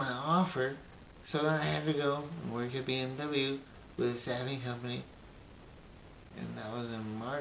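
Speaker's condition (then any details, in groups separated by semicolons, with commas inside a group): Brain injury; memory greatly affected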